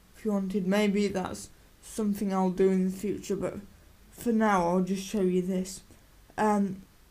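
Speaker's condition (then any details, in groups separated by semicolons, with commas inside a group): Cerebral palsy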